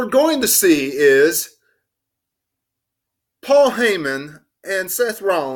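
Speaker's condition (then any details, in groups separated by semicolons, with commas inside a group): No condition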